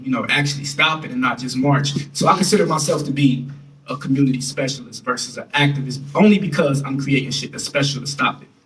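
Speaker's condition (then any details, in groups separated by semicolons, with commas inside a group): No condition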